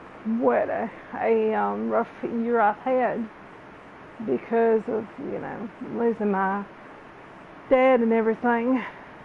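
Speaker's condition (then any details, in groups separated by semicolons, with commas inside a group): Cerebral palsy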